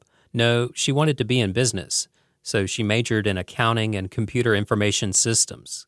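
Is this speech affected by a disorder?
No.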